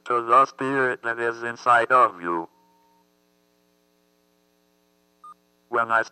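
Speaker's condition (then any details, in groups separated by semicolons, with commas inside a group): Athetoid cerebral palsy; thumb surgery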